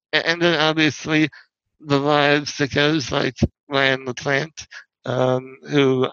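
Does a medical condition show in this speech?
Yes: spinal muscular atrophy; wheelchair user.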